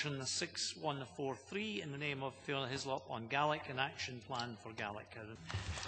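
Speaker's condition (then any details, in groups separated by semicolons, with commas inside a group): No condition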